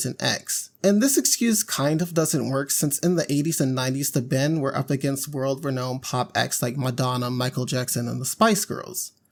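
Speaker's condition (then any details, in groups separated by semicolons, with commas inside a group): No condition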